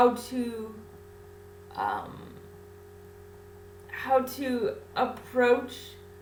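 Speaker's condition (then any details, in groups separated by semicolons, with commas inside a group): Cerebral palsy; infant ventilator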